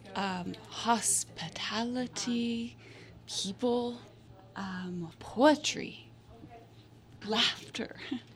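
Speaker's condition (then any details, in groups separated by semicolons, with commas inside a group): Aphasia; aphasia caused by stroke, onset in twenties; about three years since stroke, classes at Aphasia Center of Tucson with Dr. Fabi Hirsch, shows aphasia wristband; struggles with speech, short fragmented phrases, word-finding difficulty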